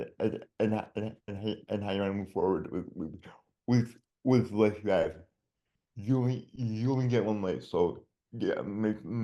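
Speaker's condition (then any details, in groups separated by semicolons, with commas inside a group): Dystonia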